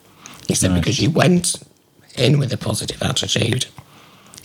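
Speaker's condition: Laryngectomy; valve-pressed voice, stops breathing talking, strange little voice, quieter, silent laugh, valve fails, phone hard

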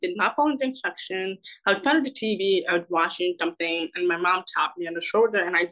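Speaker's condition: Deafness; childhood speech therapists

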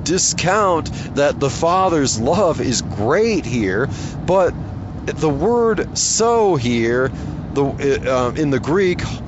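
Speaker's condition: No condition

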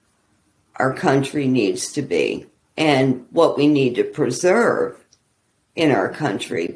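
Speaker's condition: ALS; small symptoms traced back easily 10 years or more

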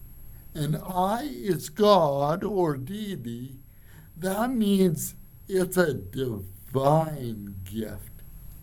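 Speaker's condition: Cerebral palsy; from birth

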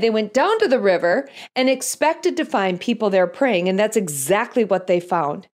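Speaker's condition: No condition

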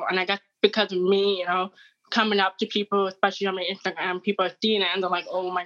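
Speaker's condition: Deafness (hard of hearing); learning sign language

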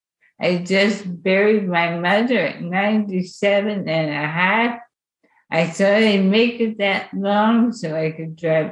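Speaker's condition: ALS; sporadic, onset with wrist weakness and reduced grip, odd EMG read as carpal tunnel, widespread twitching; voice changed, can no longer sing or perform, voice banked

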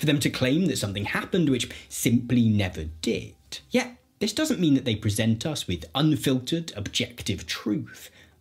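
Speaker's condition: No condition

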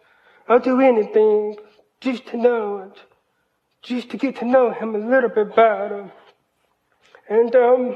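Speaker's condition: Hearing loss, cochlear implant; cochlear implant at 12

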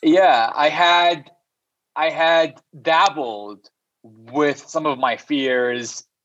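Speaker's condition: Stutter; stutter since childhood, stutters in six languages: English, French, Spanish, Arabic, Portuguese, Armenian; audible stutter during interview; no stuttering when singing, avoided speaking for years out of fear, later joined Toastmasters and debating club; prolonged sounds

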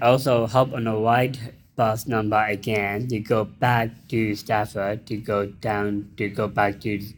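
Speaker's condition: Down syndrome; intellectual disability

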